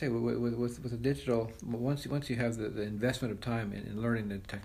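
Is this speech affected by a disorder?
Yes: Parkinson's disease.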